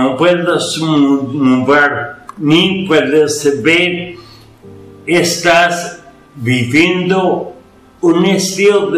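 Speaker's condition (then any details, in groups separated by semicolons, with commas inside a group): Ataxia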